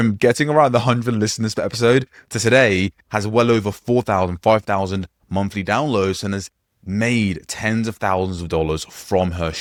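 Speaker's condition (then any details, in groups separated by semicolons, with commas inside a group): No condition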